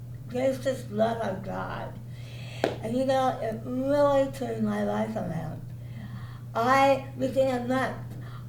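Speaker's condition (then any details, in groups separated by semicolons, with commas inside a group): Cerebral palsy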